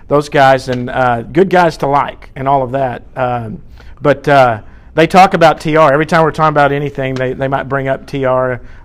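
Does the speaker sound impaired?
No.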